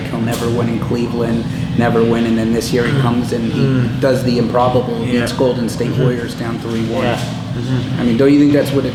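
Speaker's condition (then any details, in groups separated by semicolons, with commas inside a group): No condition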